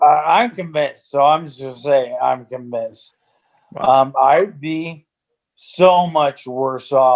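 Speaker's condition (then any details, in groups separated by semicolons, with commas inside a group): ALS; spasticity as early symptom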